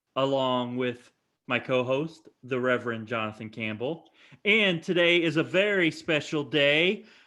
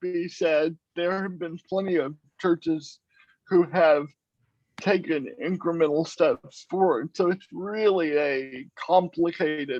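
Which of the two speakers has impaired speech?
The second: cerebral palsy.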